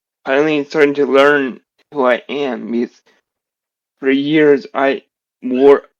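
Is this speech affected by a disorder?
Yes: generalized dystonia.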